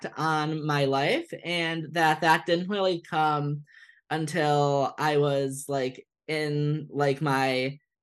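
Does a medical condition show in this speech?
Yes: stuttering; onset very early in childhood, speech therapy since childhood, including with an SLP who stutters; occasional word and phrase repetitions, restarts; here repeated words, prolonged sounds.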